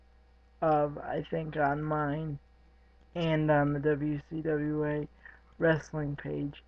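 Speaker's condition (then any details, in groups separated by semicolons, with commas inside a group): Cerebral palsy; lifelong, wheelchair user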